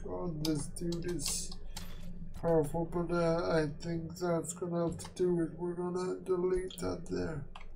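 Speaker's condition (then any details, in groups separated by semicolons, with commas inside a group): Quadriplegic cerebral palsy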